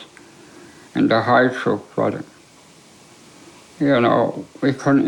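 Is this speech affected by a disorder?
Yes: ALS; affects swallowing and speech.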